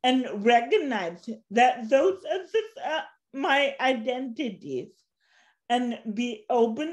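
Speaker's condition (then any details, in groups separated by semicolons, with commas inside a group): Cerebral palsy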